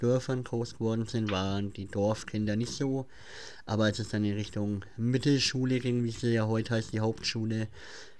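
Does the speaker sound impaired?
Yes: cleft palate; cleft palate since childhood; speech defect, listeners say speech hard to understand.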